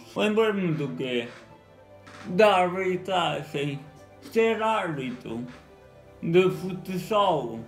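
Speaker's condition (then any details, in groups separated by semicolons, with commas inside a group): Cerebral palsy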